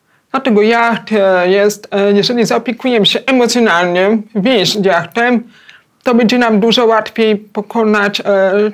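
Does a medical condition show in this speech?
Yes: hard of hearing, cochlear implant; electronic device must be protected from rain and water.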